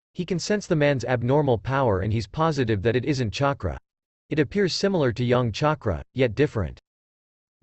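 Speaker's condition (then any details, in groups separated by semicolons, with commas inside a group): No condition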